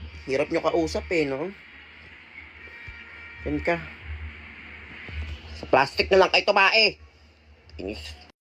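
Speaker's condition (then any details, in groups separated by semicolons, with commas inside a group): No condition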